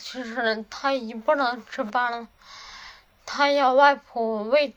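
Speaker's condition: Cerebellar atrophy, hereditary; slurred

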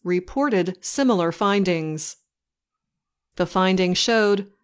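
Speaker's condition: No condition

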